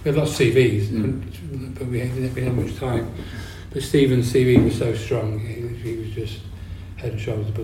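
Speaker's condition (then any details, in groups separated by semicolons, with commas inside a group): Parkinson's disease; degenerative neurological condition, brain lacks dopamine, symptoms about three years before diagnosis, no cure; years since diagnosis, on medication, walking affected, medication helps standing, symptoms worse when inactive; quieter, mumbles a lot, new since onset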